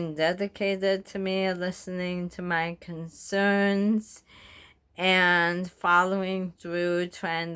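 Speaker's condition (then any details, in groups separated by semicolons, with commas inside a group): Bulbar onset ALS; worsening slurred speech, dysphagia, weak tongue, choking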